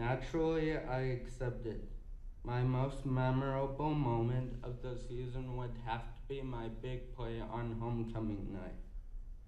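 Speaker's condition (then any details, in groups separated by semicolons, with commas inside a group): Cerebral palsy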